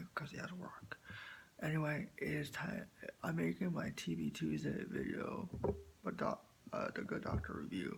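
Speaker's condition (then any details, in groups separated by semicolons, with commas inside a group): Spastic quadriplegic cerebral palsy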